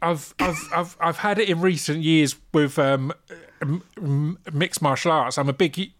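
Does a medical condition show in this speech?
Yes: stammer; persistent difficulty with hard g sounds; struggles with hard g, avoids words starting with hard g, stutters and sputters, words catching; here repeated words.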